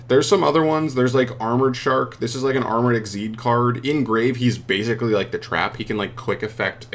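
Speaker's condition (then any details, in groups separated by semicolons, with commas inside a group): No condition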